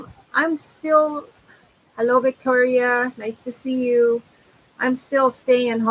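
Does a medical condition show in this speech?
No.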